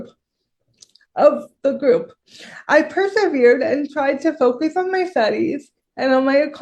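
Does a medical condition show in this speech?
Yes: cerebral palsy; severe, wheelchair.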